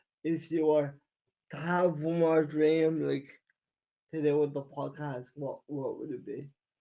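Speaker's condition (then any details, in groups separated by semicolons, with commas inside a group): Cerebral palsy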